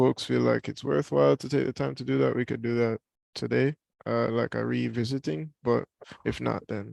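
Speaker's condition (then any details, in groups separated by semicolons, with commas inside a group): No condition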